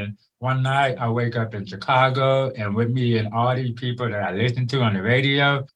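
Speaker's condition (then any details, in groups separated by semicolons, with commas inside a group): Born deaf; daily speech therapy throughout childhood from school therapist and speech-therapist mother, drilled on mouth movements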